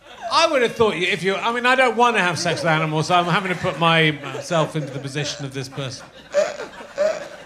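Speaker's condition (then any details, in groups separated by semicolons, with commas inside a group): No condition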